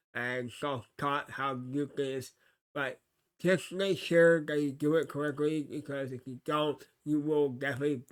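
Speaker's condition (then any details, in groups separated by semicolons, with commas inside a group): Cerebral palsy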